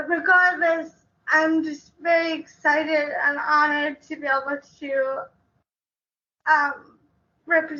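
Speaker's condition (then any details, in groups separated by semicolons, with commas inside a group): Cerebral palsy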